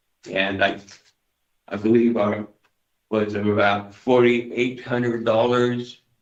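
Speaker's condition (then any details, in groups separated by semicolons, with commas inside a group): Parkinson's disease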